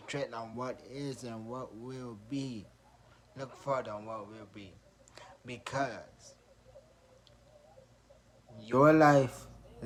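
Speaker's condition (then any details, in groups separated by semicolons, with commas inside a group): Traumatic brain injury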